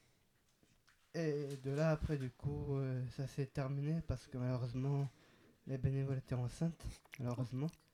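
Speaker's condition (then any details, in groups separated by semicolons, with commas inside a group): Down syndrome, trisomy 21; extra chromosome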